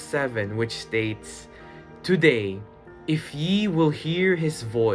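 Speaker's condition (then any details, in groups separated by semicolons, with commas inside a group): No condition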